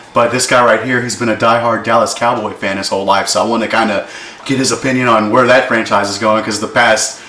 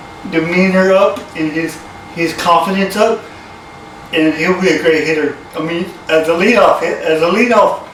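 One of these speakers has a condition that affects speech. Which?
The second: cerebral palsy; from birth.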